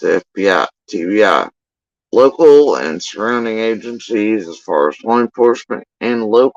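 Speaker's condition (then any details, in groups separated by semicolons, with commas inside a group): Facial paralysis after surgery; tongue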